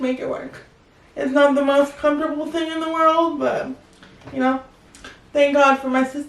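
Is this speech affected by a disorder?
Yes: cerebral palsy; wheelchair user.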